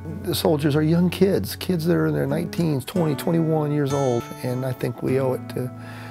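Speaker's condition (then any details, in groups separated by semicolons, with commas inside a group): No condition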